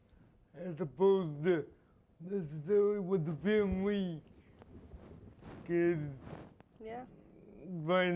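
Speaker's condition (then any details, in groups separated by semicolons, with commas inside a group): Spastic quadriplegia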